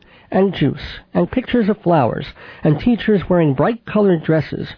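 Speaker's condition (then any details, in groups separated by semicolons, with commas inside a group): Cleft palate with lisp, cleft lip and palate, mild; infant operations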